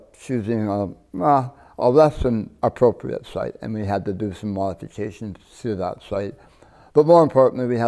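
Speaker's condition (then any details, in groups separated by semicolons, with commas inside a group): Partial glossectomy for tongue cancer; tongue cancer, one third tongue removed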